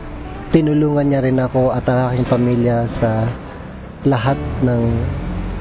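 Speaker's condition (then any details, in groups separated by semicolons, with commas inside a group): No condition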